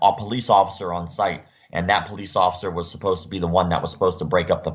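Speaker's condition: Cleft lip and palate; surgically repaired

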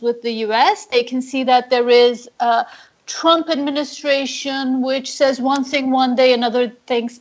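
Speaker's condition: No condition

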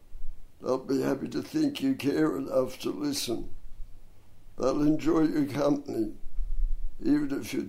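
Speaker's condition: Dystonia and cerebral palsy; bronchial asthma

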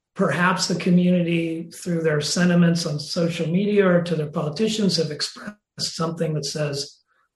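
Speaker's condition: No condition

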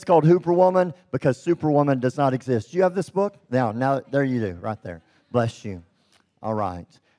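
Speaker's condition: Cleft lip and palate; congenital

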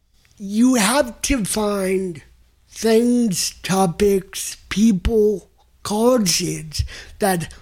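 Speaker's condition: Cerebral palsy; listeners adjust over time

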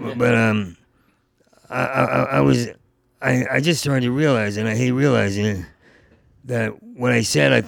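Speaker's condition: Stuttering; long-standing stutter since college years, always stuttered in job interviews; still stutters in conversation; part-word and whole-word repetitions, fluent when telling stories, doing characters or imitating people; repeated words, blocks

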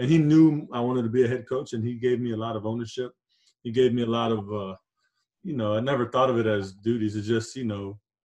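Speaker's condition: No condition

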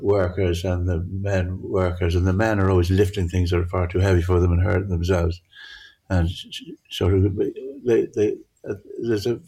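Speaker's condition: Parkinson's; altered visual perception

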